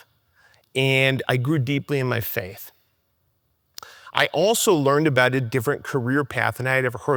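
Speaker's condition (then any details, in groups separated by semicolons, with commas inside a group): No condition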